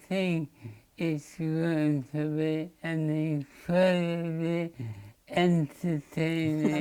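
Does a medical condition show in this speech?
Yes: motor neurone disease.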